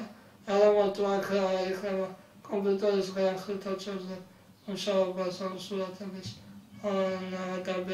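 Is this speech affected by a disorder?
Yes: muscular dystrophy.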